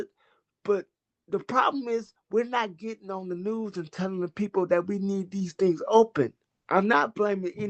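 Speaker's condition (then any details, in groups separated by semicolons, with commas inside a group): Cerebral palsy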